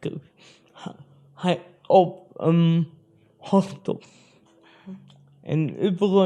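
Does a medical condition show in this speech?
Yes: spastic cerebral palsy.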